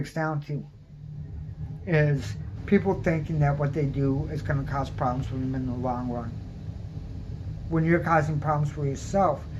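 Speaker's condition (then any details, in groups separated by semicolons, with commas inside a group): Cerebral palsy; mild; speech somewhat unclear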